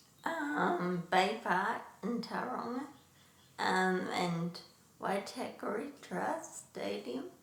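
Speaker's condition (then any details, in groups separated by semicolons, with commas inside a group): Traumatic brain injury; relearned talking, speech and language therapy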